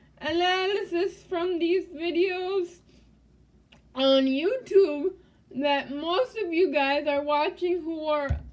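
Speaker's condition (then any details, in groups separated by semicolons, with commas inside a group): Cerebral palsy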